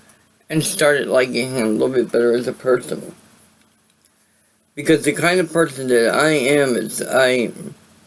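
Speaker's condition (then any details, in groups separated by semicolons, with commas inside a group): Cerebral palsy; voice sound affected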